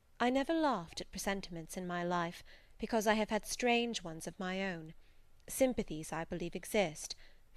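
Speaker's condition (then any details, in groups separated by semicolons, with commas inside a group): No condition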